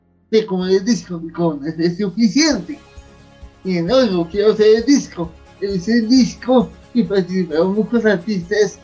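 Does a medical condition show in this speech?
Yes: cerebral palsy; near death as newborn.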